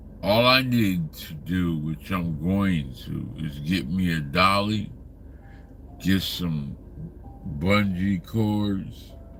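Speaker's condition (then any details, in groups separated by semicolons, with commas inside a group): Slurred speech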